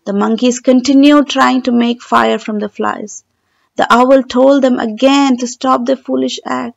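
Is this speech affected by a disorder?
No.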